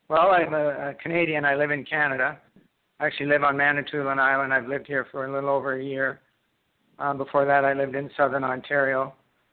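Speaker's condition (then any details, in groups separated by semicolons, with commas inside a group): Parkinson's disease; left-sided onset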